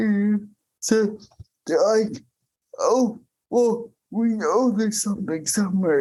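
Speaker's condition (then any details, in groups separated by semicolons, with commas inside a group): Cerebral palsy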